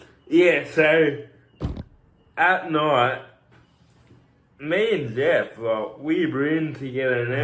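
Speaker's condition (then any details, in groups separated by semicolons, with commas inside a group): Cerebral palsy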